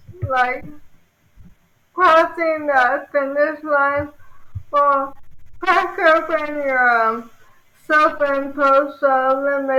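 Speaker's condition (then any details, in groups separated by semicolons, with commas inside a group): ALS; sporadic form, onset in pinky finger; over five years since diagnosis, rapid decline to cane use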